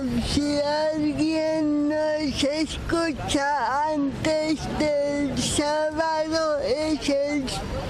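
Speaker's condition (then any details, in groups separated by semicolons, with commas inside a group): Cerebral palsy; speaks with difficulty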